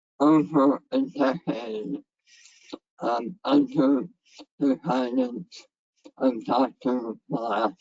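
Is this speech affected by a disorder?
Yes: head and neck cancer.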